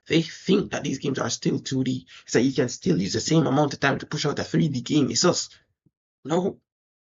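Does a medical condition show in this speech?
No.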